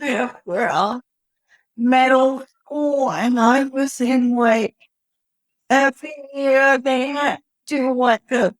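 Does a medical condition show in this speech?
Yes: cerebral palsy; brain bleed in early infancy, premature birth, wheelchair; lag starting to talk, late speech onset, had speech therapy.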